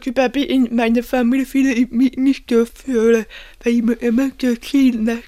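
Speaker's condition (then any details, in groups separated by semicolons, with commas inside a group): Deafness; hearing loss detected late, hearing parents, delayed Language development, German Sign Language (DGS) as main Language; hears at best very little, relies on Sign Language, still learning spoken German; own speech not easily understood by everyone, interpreter voices signing, slow spoken Language development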